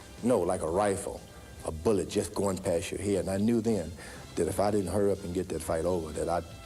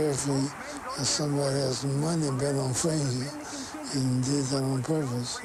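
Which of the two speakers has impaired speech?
The second: Parkinson's syndrome; no weakness, no tremor, mild; sometimes slurred speech.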